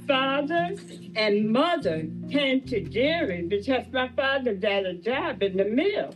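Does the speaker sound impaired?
Yes: partial tongue removal for cancer; stage 3 tongue cancer, part of tongue surgically removed.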